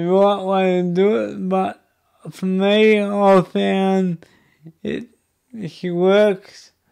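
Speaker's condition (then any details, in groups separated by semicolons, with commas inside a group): Cerebral palsy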